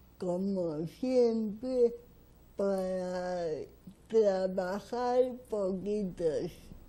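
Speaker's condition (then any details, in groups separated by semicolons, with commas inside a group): Cerebral palsy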